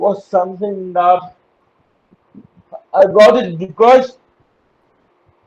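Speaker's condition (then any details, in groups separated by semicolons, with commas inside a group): Cerebral palsy; no daily physiotherapy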